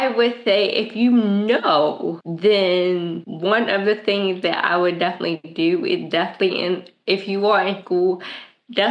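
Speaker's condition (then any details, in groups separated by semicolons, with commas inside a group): Cerebral palsy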